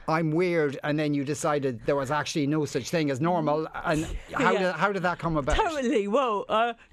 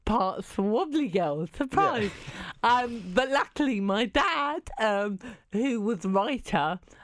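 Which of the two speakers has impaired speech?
The second: cerebral palsy; present from birth, unsteady balance.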